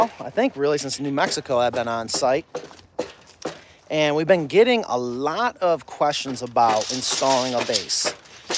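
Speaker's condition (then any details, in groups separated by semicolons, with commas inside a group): No condition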